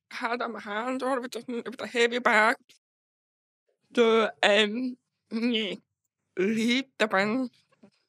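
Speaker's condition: Deafness; hearing loss

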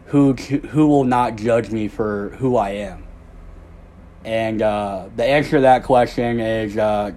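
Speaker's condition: Cleft lip and palate; no front teeth at birth

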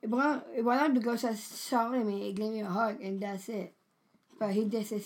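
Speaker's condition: Down syndrome; age 17

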